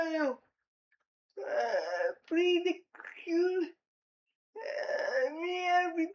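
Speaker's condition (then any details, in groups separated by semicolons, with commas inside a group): Cerebral palsy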